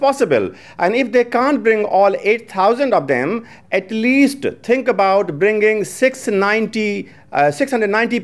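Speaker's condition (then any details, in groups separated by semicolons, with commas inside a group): No condition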